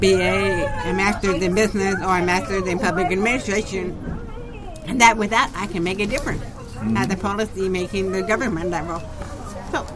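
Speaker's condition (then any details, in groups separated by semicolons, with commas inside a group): Profound deafness, genetic, profound; born hearing or hard of hearing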